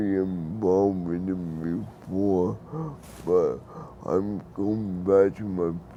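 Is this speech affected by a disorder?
Yes: cerebral palsy.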